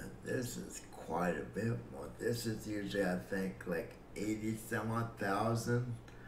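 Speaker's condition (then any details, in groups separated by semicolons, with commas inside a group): Cerebral palsy; affects muscle coordination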